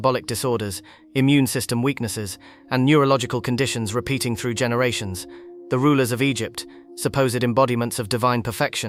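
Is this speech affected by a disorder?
No.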